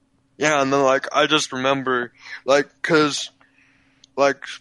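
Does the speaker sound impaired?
Yes: cerebral palsy, physical only.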